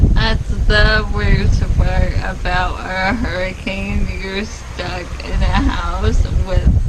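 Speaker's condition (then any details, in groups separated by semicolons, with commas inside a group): ALS; no ventilator needed yet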